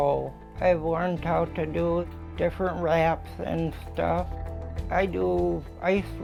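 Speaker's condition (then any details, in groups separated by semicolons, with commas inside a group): Ataxia; balance problem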